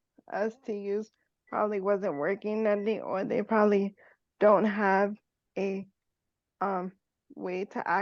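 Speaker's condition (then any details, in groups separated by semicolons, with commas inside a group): Cerebral palsy; wheelchair user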